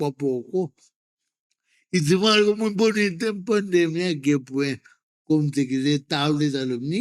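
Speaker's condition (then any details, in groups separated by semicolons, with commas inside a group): Cerebral palsy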